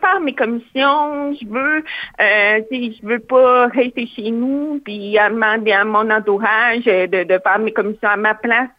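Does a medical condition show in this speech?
Yes: hearing loss, cochlear implant; hard of hearing, cochlear implant surgery at age four; uses interpreters and special education support, relies on lip reading, masks hinder understanding.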